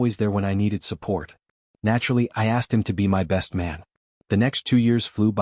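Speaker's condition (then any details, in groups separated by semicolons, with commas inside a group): No condition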